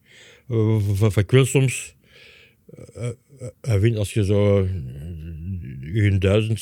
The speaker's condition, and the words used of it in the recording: Stuttering. Van allee, die stottert en die komt op tv en die heeft zijn eigen theatershow.